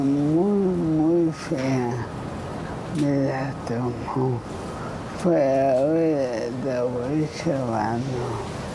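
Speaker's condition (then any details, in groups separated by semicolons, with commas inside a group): ALS; practically unable to walk; practically unable to speak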